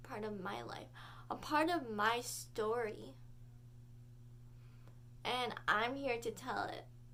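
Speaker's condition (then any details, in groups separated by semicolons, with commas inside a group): Cerebral palsy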